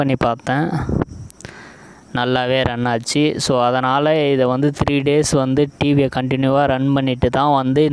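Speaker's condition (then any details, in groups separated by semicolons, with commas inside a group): No condition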